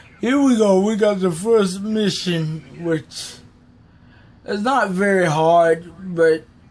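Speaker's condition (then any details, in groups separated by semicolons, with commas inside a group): Cerebral palsy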